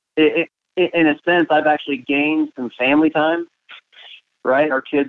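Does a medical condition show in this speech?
No.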